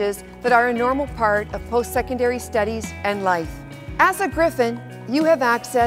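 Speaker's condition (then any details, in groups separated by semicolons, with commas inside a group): No condition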